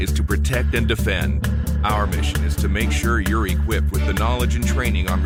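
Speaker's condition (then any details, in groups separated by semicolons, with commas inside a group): No condition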